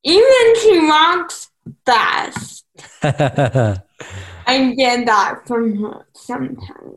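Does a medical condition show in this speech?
Yes: cerebral palsy; needs help with grooming and household tasks, unable to drive, some mental developmental delay.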